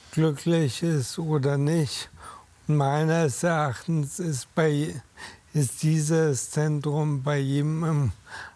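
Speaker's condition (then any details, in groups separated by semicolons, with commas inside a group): ALS; almost 10 years since diagnosis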